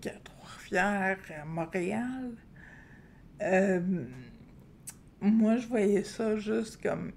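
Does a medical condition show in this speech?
Yes: Friedreich's ataxia.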